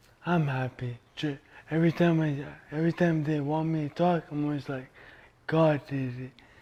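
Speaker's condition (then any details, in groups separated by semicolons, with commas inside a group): Traumatic brain injury; motorcycle crash; recovering after 40-day coma, improving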